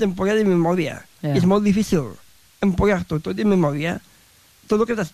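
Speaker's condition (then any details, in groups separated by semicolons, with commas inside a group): Down syndrome; describes self as very talkative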